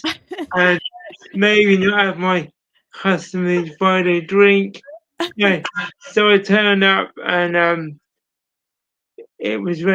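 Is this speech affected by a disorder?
Yes: cerebral palsy; speech impairment.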